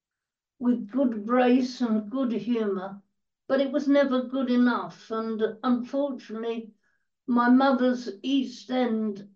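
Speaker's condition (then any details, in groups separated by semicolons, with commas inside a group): Cerebral palsy, quadriplegia; dictated book to Steve who typed, speaks fast when in full flow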